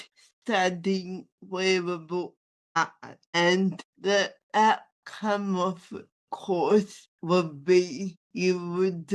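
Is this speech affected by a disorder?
Yes: athetoid spastic cerebral palsy.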